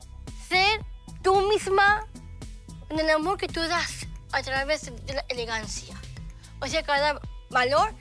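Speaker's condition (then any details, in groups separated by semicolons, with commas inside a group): Down syndrome; short limbs, small feet, hands and arms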